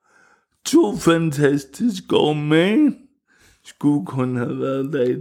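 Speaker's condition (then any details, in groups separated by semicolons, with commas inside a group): Cerebral palsy; wheelchair user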